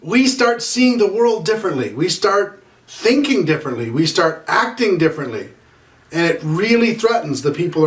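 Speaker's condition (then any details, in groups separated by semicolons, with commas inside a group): No condition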